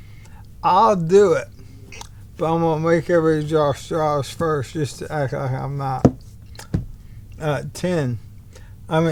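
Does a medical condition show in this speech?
Yes: ALS; bulbar-upper onset, tongue.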